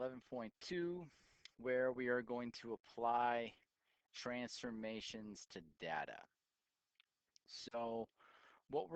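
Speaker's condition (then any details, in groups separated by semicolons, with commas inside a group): No condition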